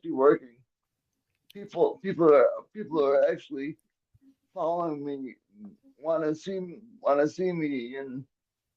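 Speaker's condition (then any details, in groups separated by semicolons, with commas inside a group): Cerebral palsy, quadriplegic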